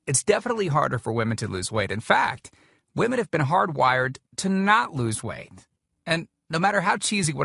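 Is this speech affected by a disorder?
No.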